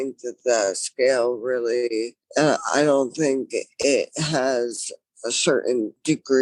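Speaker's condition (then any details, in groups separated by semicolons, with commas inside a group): Traumatic brain injury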